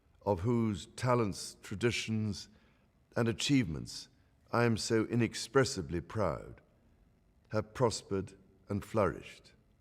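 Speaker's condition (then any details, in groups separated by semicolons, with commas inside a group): No condition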